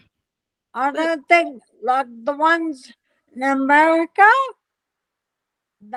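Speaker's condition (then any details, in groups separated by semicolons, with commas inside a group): Multiple system atrophy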